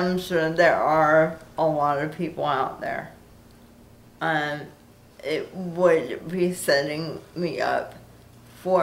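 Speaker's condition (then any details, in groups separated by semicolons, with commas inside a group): Cerebral palsy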